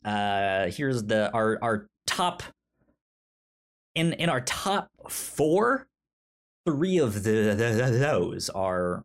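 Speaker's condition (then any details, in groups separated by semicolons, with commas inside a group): Stutter; stutter since childhood, cause unknown, explained as brain moving faster than mouth, speech therapy in elementary school; stutter when talking; repeated sounds, repeated words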